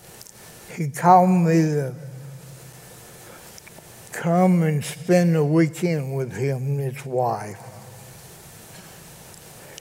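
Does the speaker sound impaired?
Yes: cerebral palsy; still able to speak.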